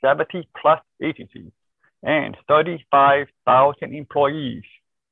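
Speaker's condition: Deafness, born deaf, cochlear implant

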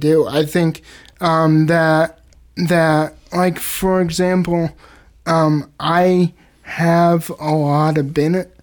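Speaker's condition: Cerebral palsy; spastic quadriplegic, all four limbs impaired, oxygen lack at birth, motor brain area damaged, diagnosed age 3; age 26, 23 years since diagnosis, lot of muscle tension, spasms, full sensation

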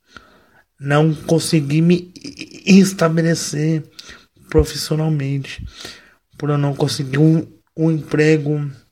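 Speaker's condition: Cerebral palsy, mild; no medication

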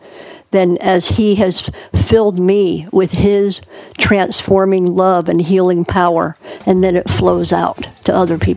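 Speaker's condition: Cleft palate; born two months premature

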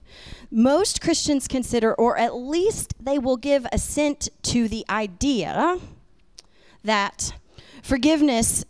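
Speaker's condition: No condition

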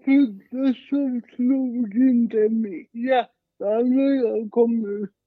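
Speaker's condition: Cerebral palsy, mild

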